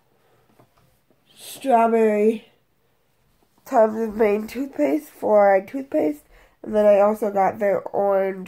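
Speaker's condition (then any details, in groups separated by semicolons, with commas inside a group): Cerebral palsy; both hands affected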